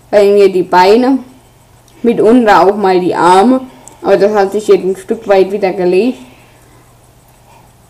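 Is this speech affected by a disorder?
Yes: infantile cerebral palsy.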